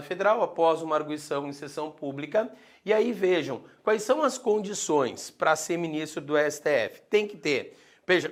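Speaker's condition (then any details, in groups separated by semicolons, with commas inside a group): No condition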